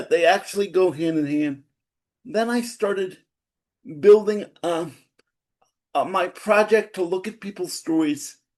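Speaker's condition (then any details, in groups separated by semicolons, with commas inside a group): Cerebral palsy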